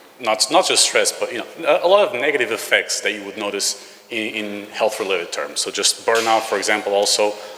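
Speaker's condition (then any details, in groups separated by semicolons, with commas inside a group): No condition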